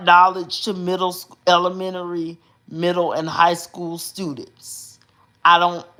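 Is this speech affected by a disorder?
Yes: cerebral palsy.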